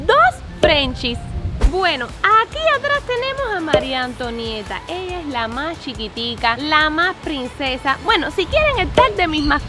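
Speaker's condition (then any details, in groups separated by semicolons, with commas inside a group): No condition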